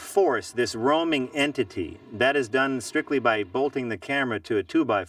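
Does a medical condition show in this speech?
No.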